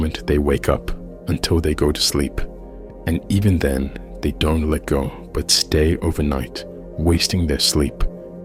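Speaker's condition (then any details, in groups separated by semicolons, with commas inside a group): No condition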